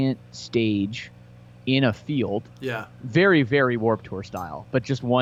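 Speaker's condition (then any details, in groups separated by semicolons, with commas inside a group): No condition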